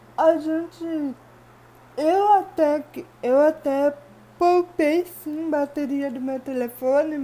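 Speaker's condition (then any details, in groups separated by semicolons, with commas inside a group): Cerebral palsy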